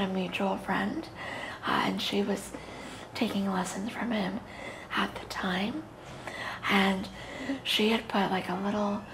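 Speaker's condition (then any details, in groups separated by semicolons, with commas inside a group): Cerebral palsy; very premature birth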